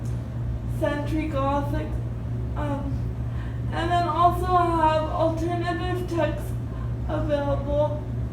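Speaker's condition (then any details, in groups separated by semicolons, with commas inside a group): Cerebral palsy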